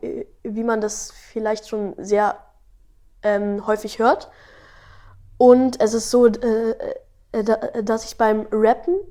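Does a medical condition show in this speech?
Yes: stuttering; 12-year-old boy; stutters a lot in this conversation while talking about stuttering; no stuttering singing with melody, stutters rapping without melody, little in own podcast, speaks fast; here repeated sounds.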